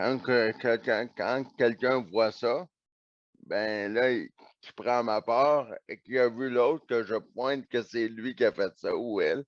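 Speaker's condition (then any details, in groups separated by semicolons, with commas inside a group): Neonatal cerebral palsy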